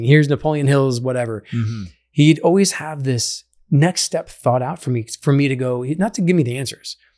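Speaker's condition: No condition

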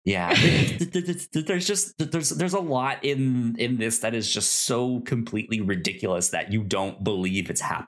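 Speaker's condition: Stuttering; stutter since childhood, cause unknown, explained as brain moving faster than mouth, speech therapy in elementary school; stutters during podcast recording; stutters in the midst of podcasting, speech impediment described as obvious; repeated sounds, repeated words, prolonged sounds

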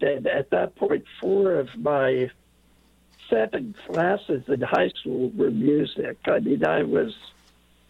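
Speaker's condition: Late-onset Pompe disease; misdiagnosed as muscular dystrophy at 23 for 26 years

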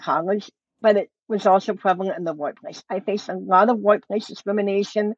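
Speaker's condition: Cleft lip and palate; adult, upper teeth implant bridge, no front upper bone, last surgery second bone graft early thirties

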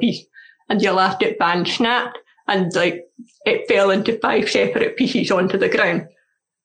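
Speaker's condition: Deafness; often needs repetition

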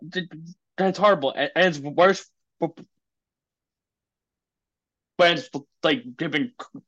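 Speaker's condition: Stuttering; lifelong stuttering, father also stutters; words sometimes take longer to come out, may look tense when getting stuck; repeated sounds, blocks

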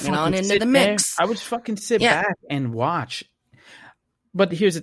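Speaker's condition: No condition

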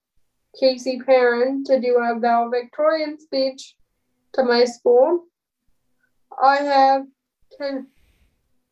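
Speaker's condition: Spastic cerebral palsy; spastic cerebral palsy with rare dystonia, all four limbs, more severe than Mihai's; dystonia increases spasms in back and legs, mostly manual wheelchair, powered when unable to push

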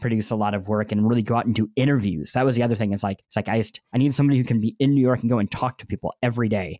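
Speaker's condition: Cleft lip and palate; 2-3 months recovery each

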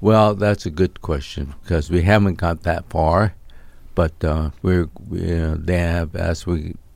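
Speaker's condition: ALS; onset year ago, slurred speech, limb and torso weakness, stroke ruled out, Mayo Clinic neurologist diagnosis; slightly slurred, talking getting harder, fears sounding mumbled, voice disrupts train of thought, expects voice loss

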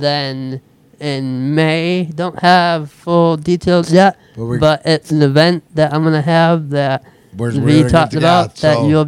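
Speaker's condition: Speech impediment; switched to typing instead

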